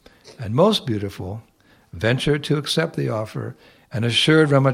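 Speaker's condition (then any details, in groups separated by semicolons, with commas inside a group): No condition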